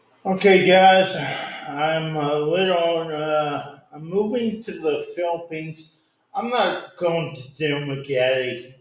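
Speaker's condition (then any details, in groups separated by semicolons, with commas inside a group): Cerebral palsy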